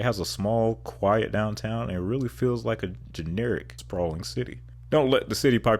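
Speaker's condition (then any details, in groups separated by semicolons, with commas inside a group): No condition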